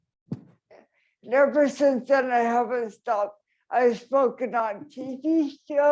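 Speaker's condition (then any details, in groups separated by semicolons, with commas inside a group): Traumatic brain injury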